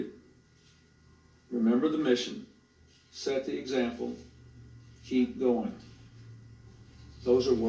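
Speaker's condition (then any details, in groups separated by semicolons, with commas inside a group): No condition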